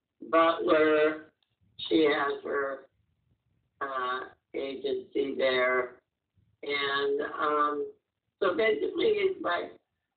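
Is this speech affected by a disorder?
Yes: muscular dystrophy; uses power wheelchair for independence.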